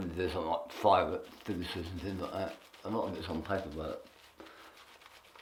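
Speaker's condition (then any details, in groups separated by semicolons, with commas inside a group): Tongue cancer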